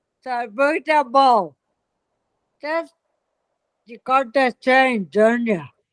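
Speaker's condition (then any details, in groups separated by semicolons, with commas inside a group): Multiple system atrophy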